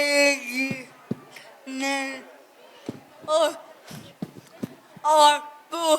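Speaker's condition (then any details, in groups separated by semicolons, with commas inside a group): Cerebral palsy; speech not clear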